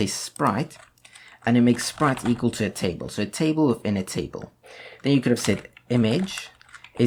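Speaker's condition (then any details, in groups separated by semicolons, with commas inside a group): No condition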